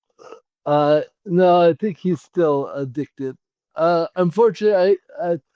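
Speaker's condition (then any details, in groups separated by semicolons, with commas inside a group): Cerebral palsy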